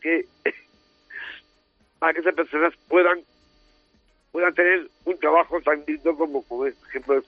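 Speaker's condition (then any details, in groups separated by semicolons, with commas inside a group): Down syndrome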